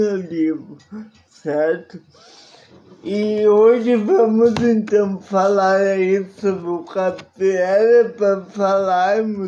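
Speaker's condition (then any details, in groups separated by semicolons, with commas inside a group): Paralysis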